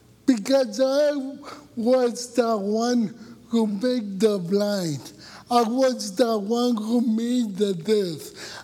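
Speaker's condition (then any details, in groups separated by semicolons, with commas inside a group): Cerebral palsy; born about two weeks early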